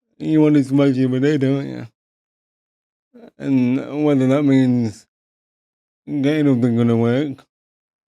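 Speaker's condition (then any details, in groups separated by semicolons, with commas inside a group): Paralysis after childhood accident; brain bleed and stroke at age five, cerebral palsy, paralyzed; lifelong since age five; speech impaired, formerly much worse, had speech therapy, tube-fed months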